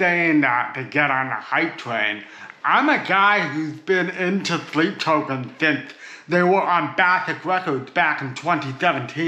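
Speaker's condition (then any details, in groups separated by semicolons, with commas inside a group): Cerebral palsy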